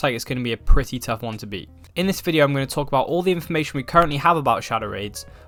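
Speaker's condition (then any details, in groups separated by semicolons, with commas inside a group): No condition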